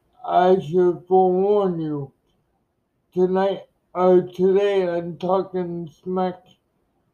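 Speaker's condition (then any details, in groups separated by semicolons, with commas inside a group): Cerebral palsy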